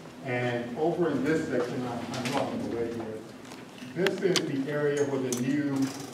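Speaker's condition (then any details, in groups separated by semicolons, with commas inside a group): No condition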